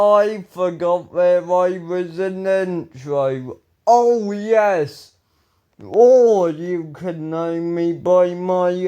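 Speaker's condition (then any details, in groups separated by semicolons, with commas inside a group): Ataxia; speech recently worse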